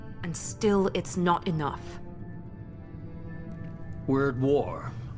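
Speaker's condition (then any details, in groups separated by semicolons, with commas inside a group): No condition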